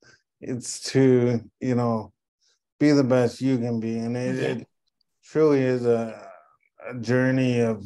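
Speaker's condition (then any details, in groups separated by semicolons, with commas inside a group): Cerebral palsy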